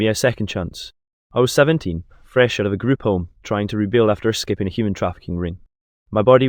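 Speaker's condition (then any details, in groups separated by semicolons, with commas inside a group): No condition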